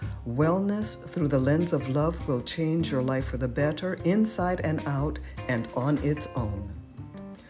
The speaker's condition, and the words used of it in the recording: No condition.